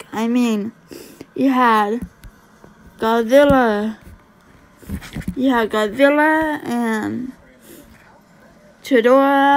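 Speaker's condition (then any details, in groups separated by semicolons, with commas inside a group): Cerebral palsy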